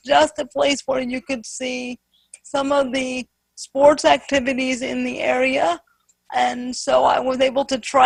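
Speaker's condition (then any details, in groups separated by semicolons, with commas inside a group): Spastic quadriplegic cerebral palsy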